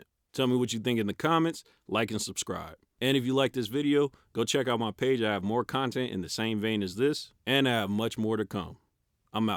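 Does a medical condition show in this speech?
No.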